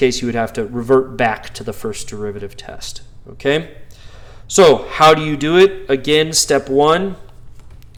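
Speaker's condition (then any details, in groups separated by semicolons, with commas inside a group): No condition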